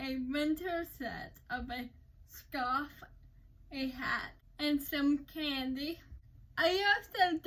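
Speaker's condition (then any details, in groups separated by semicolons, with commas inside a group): Cerebral palsy; uses crutches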